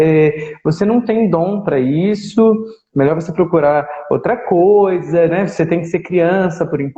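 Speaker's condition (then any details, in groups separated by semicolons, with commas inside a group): No condition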